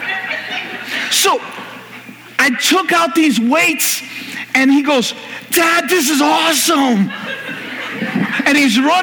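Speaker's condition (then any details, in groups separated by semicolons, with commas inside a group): No condition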